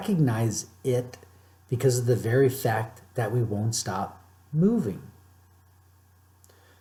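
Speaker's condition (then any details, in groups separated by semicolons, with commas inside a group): No condition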